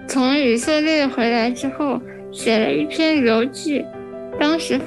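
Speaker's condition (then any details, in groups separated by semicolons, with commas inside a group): Spinal muscular atrophy; genetic motor neuron disease from birth, most severe type, never stood, not expected to survive adulthood; age 23, marked physical decline from second year of middle school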